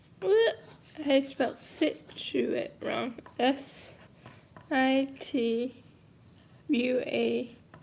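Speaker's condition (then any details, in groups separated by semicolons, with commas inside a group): Cerebral palsy, mild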